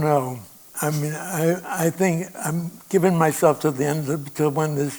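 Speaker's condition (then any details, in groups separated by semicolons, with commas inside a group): Parkinson's disease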